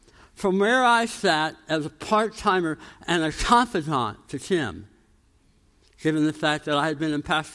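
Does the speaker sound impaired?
Yes: tongue cancer, jaw reconstruction, osteonecrosis of jaw after radiation; radiation-treated tongue cancer, jaw transplant in Miami, mandible bone graft, titanium implants.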